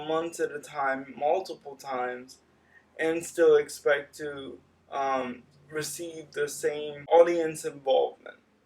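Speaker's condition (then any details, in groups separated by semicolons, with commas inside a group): Cerebral palsy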